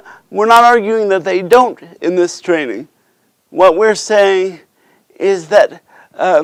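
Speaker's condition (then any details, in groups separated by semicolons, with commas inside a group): Cerebral palsy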